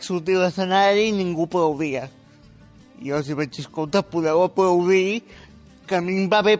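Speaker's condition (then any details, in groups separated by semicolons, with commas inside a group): Spastic quadriplegic cerebral palsy; neurons lost, no control of legs, legs strapped to keep controlled, uses wheelchair, doctor error suspected but unproven; control of speech retained, good communicative ability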